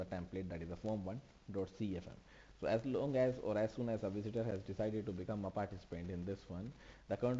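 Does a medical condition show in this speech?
No.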